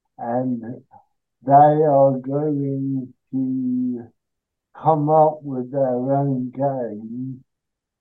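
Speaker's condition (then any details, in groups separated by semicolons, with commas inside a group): Cerebral palsy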